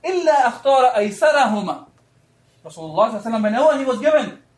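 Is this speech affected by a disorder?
No.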